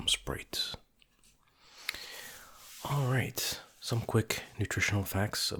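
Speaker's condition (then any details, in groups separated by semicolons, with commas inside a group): No condition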